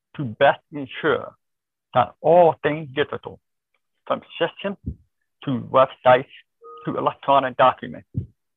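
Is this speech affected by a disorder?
Yes: deafness; born deaf, cochlear implant, relies on lip reading and visual media.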